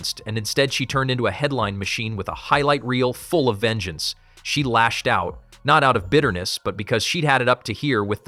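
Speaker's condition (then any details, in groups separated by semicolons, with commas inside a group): No condition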